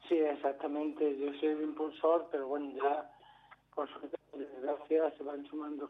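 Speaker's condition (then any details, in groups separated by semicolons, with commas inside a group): Amyotrophic lateral sclerosis; amyotrophic lateral sclerosis diagnosed about 2 years ago, progressive, neurodegenerative, no treatment, took part in trial; walks well, gradually feeling more impaired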